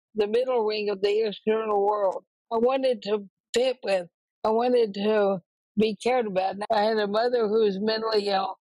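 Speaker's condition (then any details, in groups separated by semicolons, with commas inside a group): ALS; recently diagnosed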